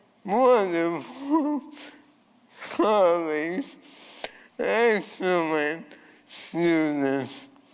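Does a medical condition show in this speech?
Yes: ALS.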